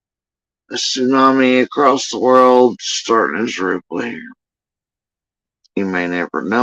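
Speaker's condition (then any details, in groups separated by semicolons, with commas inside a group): Facial paralysis after surgery; tongue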